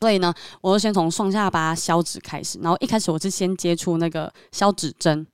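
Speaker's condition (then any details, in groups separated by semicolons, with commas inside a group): Submucous cleft palate; submucous cleft palate since childhood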